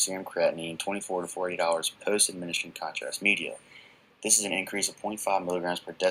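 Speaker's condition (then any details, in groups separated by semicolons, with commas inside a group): No condition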